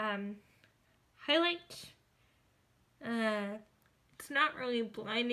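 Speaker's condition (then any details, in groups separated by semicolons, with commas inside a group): Cerebral palsy, spastic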